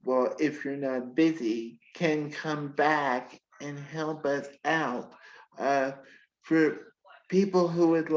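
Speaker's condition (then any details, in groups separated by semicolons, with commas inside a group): Cerebral palsy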